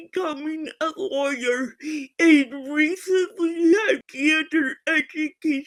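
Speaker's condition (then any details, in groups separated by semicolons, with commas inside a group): Physical speech impairment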